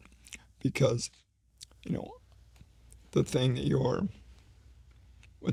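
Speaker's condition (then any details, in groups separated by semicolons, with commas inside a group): ALS; needs voice rest during conversation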